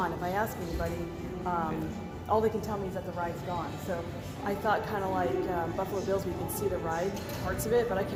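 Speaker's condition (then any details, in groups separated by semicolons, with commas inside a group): No condition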